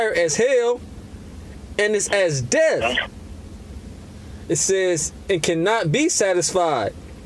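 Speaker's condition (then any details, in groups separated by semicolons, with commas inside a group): No condition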